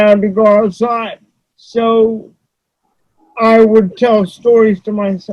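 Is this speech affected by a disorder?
Yes: cerebral palsy; erratic pitch, voice recognition often fails.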